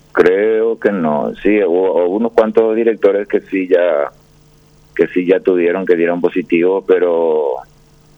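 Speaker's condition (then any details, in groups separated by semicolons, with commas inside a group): No condition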